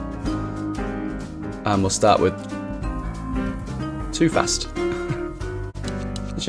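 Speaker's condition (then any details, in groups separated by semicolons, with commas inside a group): No condition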